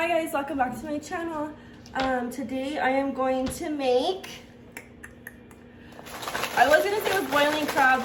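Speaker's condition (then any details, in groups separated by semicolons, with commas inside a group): No condition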